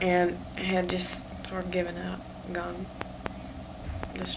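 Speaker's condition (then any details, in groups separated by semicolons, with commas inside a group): No condition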